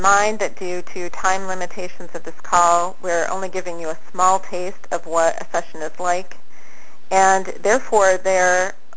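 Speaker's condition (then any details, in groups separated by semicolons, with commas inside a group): No condition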